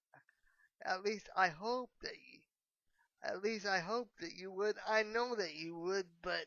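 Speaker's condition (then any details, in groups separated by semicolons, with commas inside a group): Cerebral palsy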